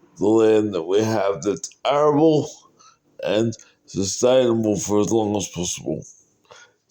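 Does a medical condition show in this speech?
Yes: cerebral palsy; uses wheelchair.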